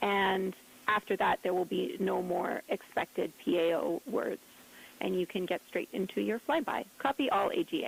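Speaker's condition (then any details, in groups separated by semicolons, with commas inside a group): No condition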